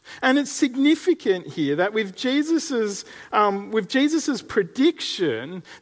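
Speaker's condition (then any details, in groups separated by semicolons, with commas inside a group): No condition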